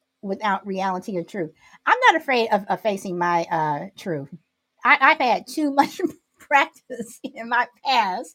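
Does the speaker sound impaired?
Yes: stuttering; lifelong stutter, teased for it in elementary school; still stutters, live audience aware of it; here repeated sounds, repeated words.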